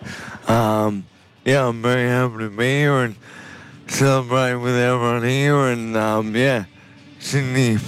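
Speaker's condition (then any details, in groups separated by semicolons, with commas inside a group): Motor neurone disease; sporadic motor neurone disease, deteriorating quickly; had treatment overseas, exploring TPS neuromodulation in Melbourne, twice-daily home device, nanocrystallized gold from Salt Lake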